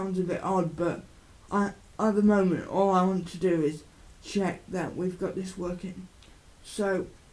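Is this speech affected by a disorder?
Yes: cerebral palsy.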